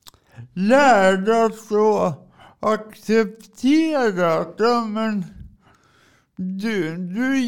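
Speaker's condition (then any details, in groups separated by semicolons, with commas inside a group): Cerebral palsy; drives adapted car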